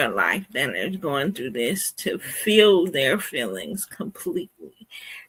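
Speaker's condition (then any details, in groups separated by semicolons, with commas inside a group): Cerebral palsy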